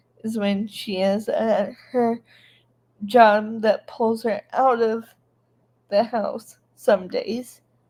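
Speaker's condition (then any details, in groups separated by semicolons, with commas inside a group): Cerebral palsy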